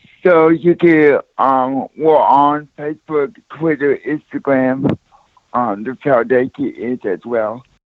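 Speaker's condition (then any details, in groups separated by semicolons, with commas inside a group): Cerebral palsy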